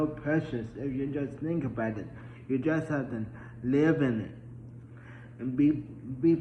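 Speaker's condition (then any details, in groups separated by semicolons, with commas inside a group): Traumatic brain injury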